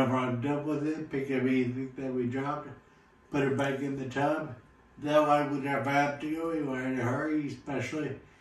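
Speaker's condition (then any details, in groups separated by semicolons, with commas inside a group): Friedreich's ataxia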